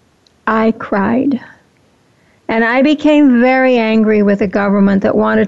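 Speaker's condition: No condition

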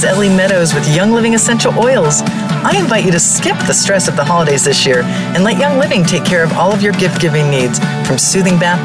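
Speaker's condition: No condition

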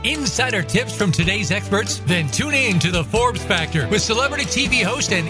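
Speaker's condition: No condition

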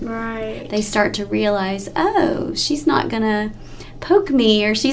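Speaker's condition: No condition

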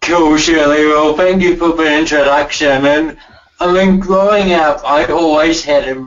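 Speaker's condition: Cerebral palsy; cerebral palsy from birth

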